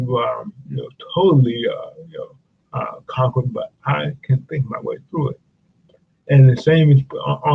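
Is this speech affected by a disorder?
Yes: cerebral palsy; speech affected at times.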